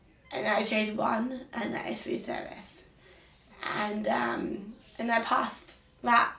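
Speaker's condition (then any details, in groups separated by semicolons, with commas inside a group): Down syndrome; Down syndrome since birth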